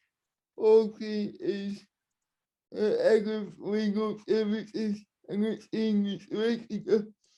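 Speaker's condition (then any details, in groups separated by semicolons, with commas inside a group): Cerebral palsy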